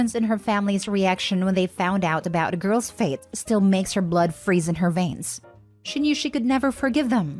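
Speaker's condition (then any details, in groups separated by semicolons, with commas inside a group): No condition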